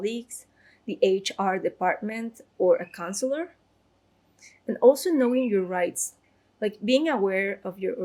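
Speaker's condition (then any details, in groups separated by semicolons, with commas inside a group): No condition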